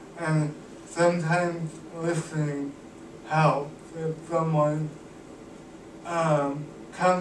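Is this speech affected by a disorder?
Yes: cerebral palsy; cannot walk, uses wheelchair.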